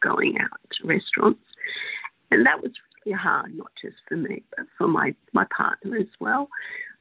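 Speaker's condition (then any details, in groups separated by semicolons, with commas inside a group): Spasmodic dysphonia; about 16 years since onset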